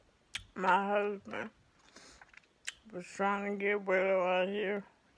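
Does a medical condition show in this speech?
Yes: ALS; affects hands.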